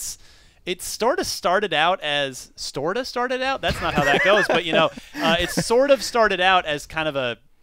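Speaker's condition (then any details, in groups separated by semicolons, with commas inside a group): No condition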